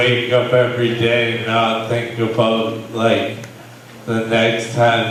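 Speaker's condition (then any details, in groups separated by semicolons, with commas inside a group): Brain injury; breath runs short during sentences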